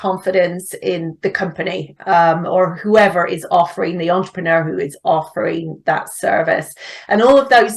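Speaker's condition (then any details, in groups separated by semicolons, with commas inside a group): No condition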